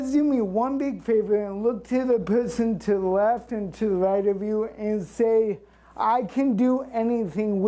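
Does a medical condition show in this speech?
Yes: cerebral palsy; since birth.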